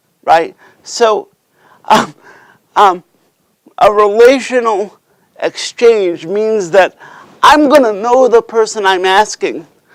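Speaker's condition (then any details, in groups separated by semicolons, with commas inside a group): Cerebral palsy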